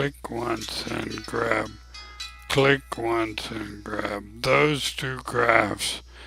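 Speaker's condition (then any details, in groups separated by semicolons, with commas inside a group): ALS; abnormally slow voice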